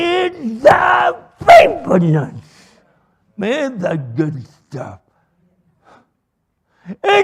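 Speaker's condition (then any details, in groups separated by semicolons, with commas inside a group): Cerebral palsy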